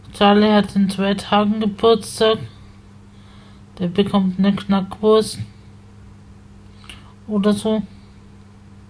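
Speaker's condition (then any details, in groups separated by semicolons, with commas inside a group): Spasticity from birth; multiple sclerosis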